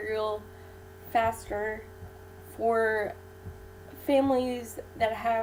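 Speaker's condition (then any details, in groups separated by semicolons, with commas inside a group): Cerebral palsy; infant ventilator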